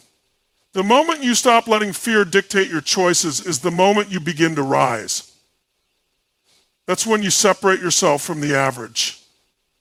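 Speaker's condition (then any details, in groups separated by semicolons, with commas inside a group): No condition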